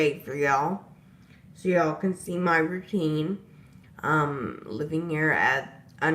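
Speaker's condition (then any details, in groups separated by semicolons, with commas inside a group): Disability causing slurred speech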